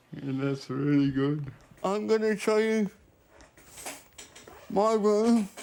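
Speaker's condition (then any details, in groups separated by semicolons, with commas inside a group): Cerebral palsy; from birth, spasticity; high needs, 24-hour care, movements effortful and draining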